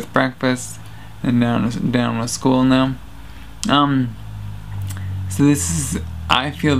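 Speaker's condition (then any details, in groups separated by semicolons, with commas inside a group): Traumatic brain injury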